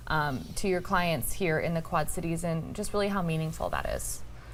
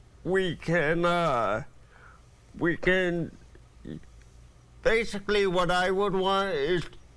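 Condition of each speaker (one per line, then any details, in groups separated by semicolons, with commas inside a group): No condition
Cerebral palsy; birth oxygen deprivation, 30 minutes not breathing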